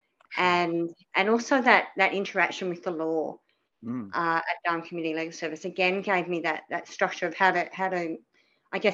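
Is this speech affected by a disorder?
Yes: cleft palate; lots of childhood speech therapy.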